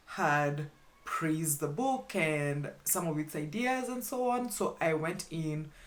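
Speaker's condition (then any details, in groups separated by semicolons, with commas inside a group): No condition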